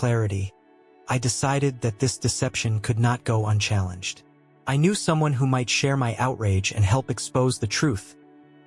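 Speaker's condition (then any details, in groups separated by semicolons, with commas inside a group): No condition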